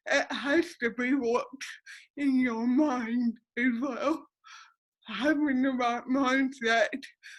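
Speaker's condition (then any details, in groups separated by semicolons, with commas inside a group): Cerebral palsy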